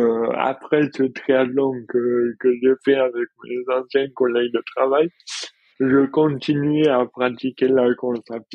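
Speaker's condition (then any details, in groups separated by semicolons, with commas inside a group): Dystonia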